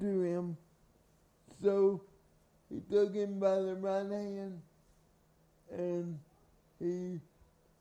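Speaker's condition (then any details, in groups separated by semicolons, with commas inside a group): Cerebral palsy; carried everywhere by parents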